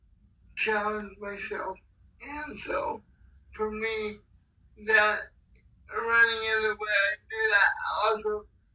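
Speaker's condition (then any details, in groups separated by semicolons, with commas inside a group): Cerebral palsy; physically challenged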